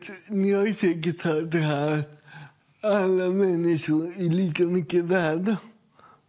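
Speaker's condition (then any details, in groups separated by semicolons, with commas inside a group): Cerebral palsy; speech atypical, jokes listeners might think it is Danish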